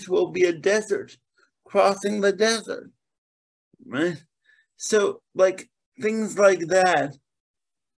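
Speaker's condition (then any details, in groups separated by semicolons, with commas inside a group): Cerebral palsy; mainly lower limbs affected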